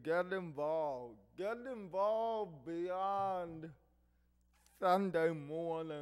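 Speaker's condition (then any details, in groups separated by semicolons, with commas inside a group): Cerebral palsy; affects hearing and speech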